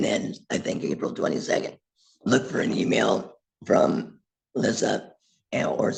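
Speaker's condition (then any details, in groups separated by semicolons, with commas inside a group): Laryngectomy; total laryngectomy, voice prosthesis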